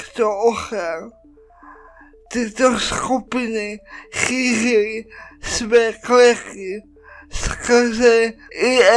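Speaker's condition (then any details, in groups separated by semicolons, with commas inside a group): Cerebral palsy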